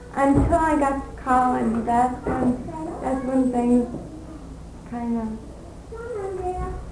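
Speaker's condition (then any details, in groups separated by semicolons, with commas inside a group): Cerebral palsy; speaks fluently with few pauses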